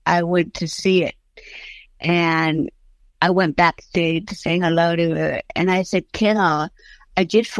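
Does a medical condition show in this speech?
Yes: cerebral palsy; since early childhood.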